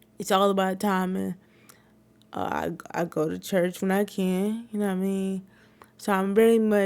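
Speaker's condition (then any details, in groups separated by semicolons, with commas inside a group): Cerebral palsy; wheelchair user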